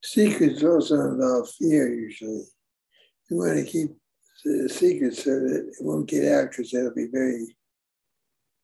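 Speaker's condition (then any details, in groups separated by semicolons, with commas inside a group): Parkinson's; on Parkinson's medication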